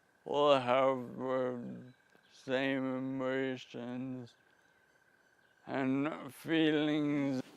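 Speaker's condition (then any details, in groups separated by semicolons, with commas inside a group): Friedreich's ataxia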